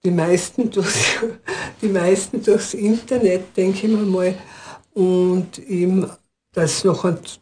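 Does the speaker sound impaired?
Yes: Parkinson's disease; diagnosed at age 45, brain tumour then multiple sclerosis first suspected; ten years since onset.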